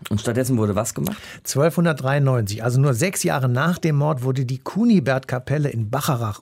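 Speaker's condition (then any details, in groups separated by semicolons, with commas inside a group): No condition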